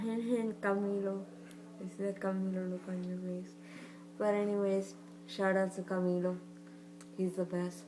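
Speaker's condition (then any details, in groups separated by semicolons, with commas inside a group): Cerebral palsy; from birth, premature; occupational, physical and speech therapy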